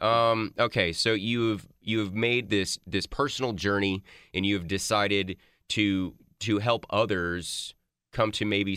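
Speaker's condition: No condition

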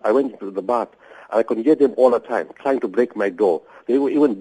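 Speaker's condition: No condition

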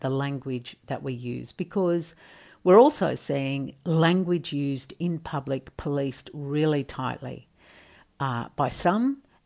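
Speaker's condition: No condition

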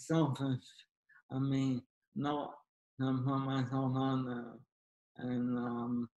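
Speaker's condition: ALS; diagnosed at 21, San Francisco ALS clinic, arm nerve issues, weak hands, trouble running, slow progressor

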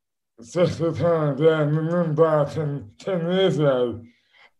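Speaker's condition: Dystonia; neurological movement disorder, caused by repeated rugby concussions and head knocks, affects speech and hands; diagnosed at national neurological hospital London after five years undiagnosed, five days of testing; slurred speech as first symptom, hands later involuntarily affected

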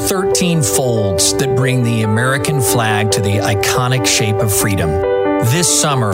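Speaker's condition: No condition

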